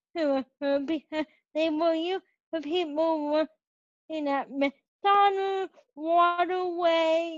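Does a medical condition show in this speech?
Yes: cerebral palsy; present from birth; age 21.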